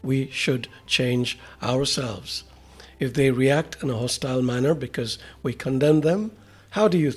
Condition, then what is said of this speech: None; typical speech.